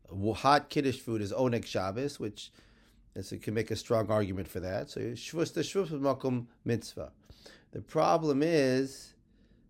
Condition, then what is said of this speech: None; typical speech.